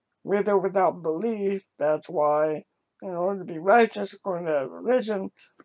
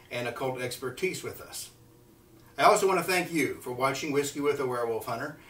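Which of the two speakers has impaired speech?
The first: cerebral palsy.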